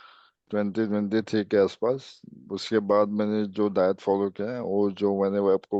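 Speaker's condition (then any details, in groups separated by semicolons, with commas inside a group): ALS; speech improved a little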